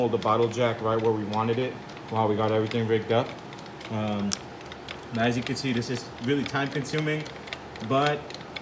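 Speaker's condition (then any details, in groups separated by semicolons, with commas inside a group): No condition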